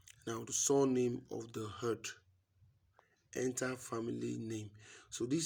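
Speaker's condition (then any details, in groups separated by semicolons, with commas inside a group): No condition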